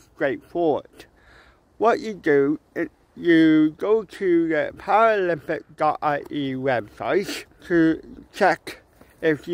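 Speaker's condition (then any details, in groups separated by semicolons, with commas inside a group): Cerebral palsy; mild, ataxic type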